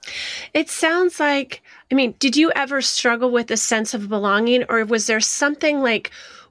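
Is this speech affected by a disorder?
No.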